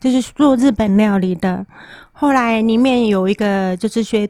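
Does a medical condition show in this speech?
Yes: moderate-to-severe hearing loss; wears hearing aids.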